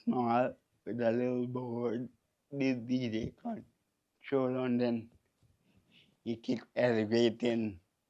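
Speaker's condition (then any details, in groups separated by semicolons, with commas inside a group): Cerebral palsy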